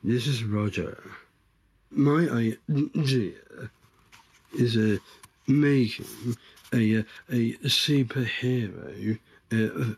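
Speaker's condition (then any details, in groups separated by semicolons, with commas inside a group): Down syndrome; age 38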